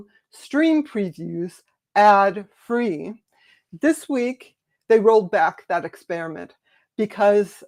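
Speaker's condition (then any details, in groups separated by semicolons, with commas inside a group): No condition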